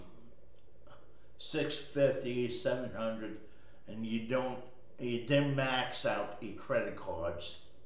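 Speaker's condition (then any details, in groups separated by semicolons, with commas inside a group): Cerebral palsy; speech may sound drunk or drugged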